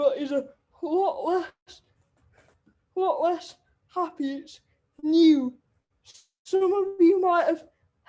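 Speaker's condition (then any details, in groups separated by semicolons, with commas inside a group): Cerebral palsy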